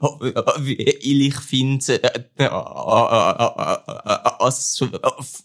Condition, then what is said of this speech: Stuttering. Also wenn man so will, ist es natürlich so, dass mich mein Stottern in gewissen Situationen beeinträchtigt.